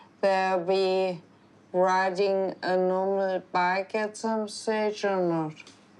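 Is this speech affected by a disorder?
Yes: traumatic brain injury.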